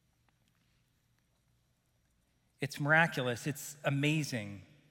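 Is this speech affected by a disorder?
No.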